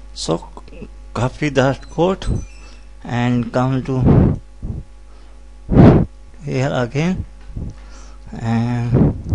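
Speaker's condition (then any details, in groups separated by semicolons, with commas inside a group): Cerebral palsy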